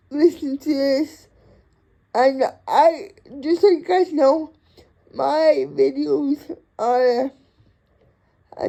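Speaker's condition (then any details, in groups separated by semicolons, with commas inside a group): Cerebral palsy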